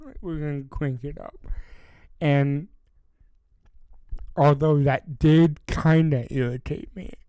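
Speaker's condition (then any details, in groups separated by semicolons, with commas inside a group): Cerebral palsy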